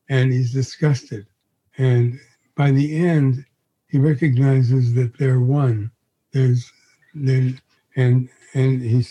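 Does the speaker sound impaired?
Yes: Parkinson's disease; onset around 81st birthday, face frozen like a mask at diagnosis, confirmed by neurologist.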